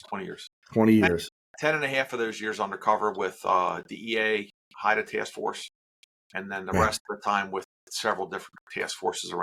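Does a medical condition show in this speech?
No.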